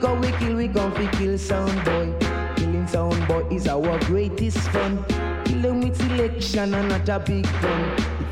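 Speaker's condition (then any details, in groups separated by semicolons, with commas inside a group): No condition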